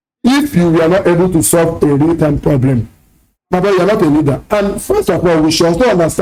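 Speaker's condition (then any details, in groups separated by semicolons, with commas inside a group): No condition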